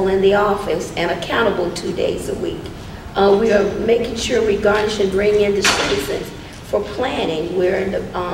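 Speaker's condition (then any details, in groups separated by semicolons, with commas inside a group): No condition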